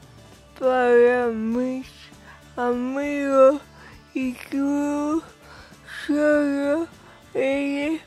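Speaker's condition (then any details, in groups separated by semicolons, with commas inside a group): Cerebral palsy; brief fragmented answers, host restates meaning and checks understanding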